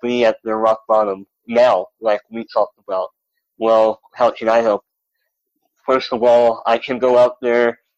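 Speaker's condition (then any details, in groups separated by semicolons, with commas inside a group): Cleft lip and palate; double amputee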